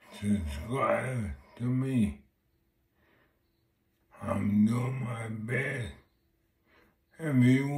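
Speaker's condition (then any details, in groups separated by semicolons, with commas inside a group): Multiple sclerosis; affects left side and voice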